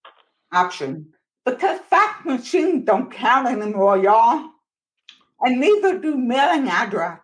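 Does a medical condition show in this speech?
Yes: profoundly deaf, born profoundly deaf; speaks rather than signs, cannot hear to talk on phone, uses texting instead.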